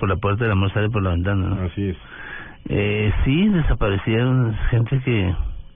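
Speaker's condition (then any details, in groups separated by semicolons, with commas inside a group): Parkinson's disease; neurologist care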